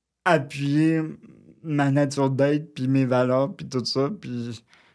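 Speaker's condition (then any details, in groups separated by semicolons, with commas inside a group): Cerebral palsy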